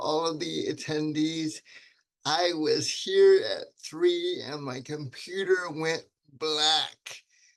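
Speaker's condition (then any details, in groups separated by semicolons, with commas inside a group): Cerebral palsy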